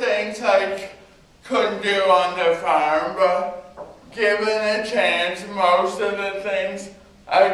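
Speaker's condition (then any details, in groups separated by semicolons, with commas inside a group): Cerebral palsy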